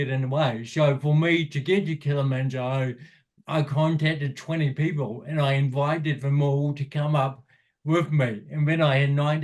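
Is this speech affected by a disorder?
Yes: cerebral palsy; speech therapy.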